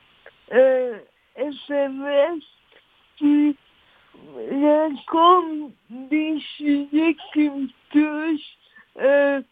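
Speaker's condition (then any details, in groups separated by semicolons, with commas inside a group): Cerebral palsy; spasms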